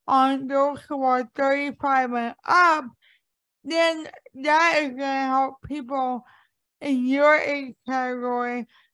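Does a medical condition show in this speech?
Yes: cerebral palsy; impaired speech.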